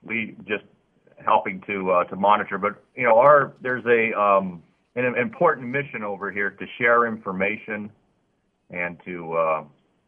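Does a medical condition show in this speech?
No.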